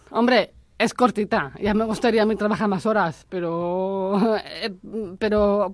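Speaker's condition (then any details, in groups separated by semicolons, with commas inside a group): Down syndrome; intellectual disability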